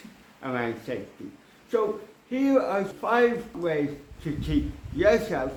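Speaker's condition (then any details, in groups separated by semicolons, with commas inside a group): Cerebral palsy; mild, ataxic type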